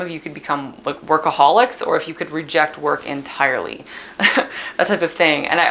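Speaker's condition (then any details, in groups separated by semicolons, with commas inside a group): No condition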